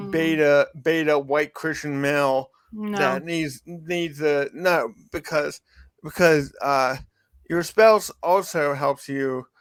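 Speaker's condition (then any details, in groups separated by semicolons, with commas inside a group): Cerebral palsy; from birth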